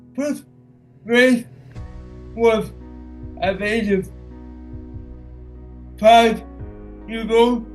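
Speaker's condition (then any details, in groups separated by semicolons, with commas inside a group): Cerebral palsy; from birth; about 32 years old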